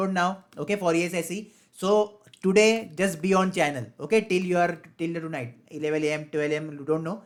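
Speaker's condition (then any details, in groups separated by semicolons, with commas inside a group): No condition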